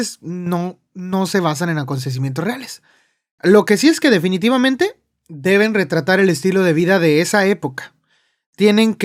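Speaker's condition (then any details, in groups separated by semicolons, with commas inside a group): No condition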